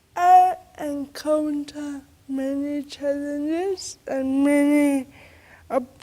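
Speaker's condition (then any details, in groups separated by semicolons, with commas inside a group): Mild cerebral palsy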